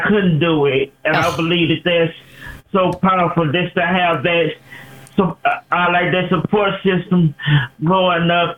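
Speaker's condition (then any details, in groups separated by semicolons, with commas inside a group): Cerebral palsy; since birth, uses wheelchair, performs from wheelchair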